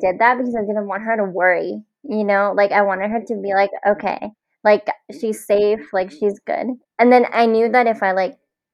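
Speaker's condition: Cleft palate; congenital, many facial surgeries, visible differences of mouth, nose and teeth since childhood

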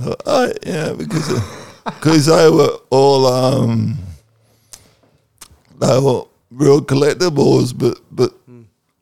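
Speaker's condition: Cerebral palsy

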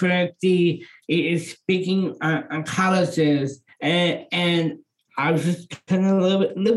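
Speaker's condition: Down syndrome; from birth, incomplete intestine, intestinal bypass surgery on day three, heart defect with two holes, congestive heart failure, open heart surgery in infancy; formerly used sign language and assistive device, now talks freely, public speaker

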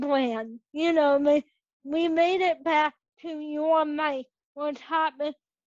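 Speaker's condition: Cerebral palsy; present from birth; age 21

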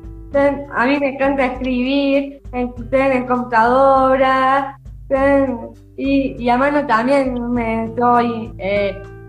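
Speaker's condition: Down syndrome; from birth

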